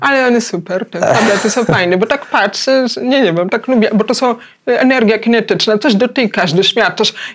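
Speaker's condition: Hard of hearing, cochlear implant

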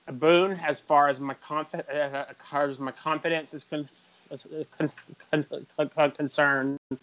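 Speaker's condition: Stuttering; chronic developmental stuttering, onset about age 3 to 3.5 per parents, not outgrown, persisted into adulthood; still stutters, describes it as a communication disability, avoids answering unknown phone calls; repeated sounds, prolonged sounds, blocks

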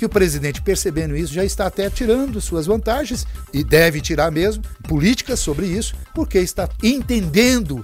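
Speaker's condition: No condition

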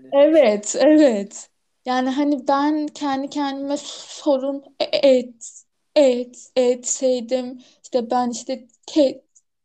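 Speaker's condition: Stuttering; stuttering since before choosing a career; stutters a lot at present; frequent sound and part-word repetitions, repeated initial syllables, filler sounds; repeated sounds, prolonged sounds

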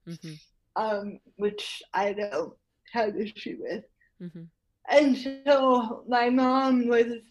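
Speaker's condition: Cerebral palsy, tetraplegia; impediment from tongue muscle involvement, nose typing easier than voice dictation

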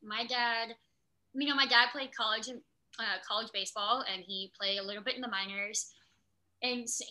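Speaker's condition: Cleft lip and palate

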